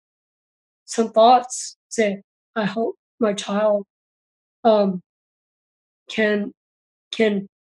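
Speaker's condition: Down syndrome; congenital

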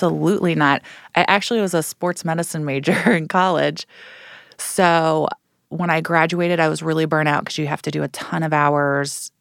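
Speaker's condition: No condition

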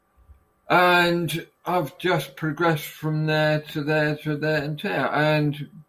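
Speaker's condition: Aphasia after stroke; stroke after operation led by Professor Linda Hands, relearned walking and speaking; cannot talk properly, thoughts intact but words come out wrong

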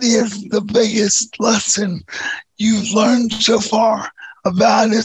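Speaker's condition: Neurofibromatosis type 2; genetic nerve tumors since 2011-2012, deaf one ear, hearing and vision loss, two prior brain surgeries; voice shot from brain stem tumor, surgery hoped to improve voice and hearing

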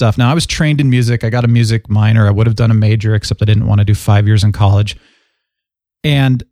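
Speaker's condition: No condition

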